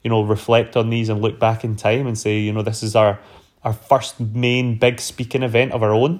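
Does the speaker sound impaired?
No.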